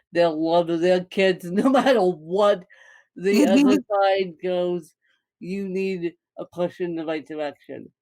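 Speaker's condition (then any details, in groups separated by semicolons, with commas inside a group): Cerebral palsy, mixed, moderate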